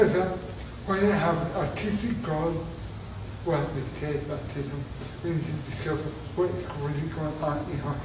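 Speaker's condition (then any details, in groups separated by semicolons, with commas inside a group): Traumatic brain injury; near-fatal injury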